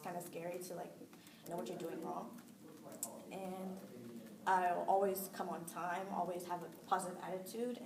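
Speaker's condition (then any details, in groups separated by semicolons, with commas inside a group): No condition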